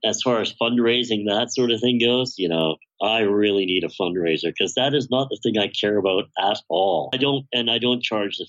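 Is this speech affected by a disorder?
Yes: bilateral cleft lip and palate, severe; voice very distorted in childhood, hardly understandable, huge palate cleft, singing helped develop voice.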